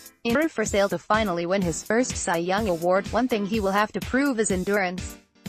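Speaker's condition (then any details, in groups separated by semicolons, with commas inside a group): No condition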